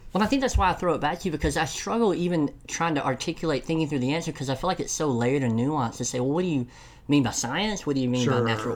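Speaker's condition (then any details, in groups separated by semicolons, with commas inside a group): Cleft lip and palate; congenital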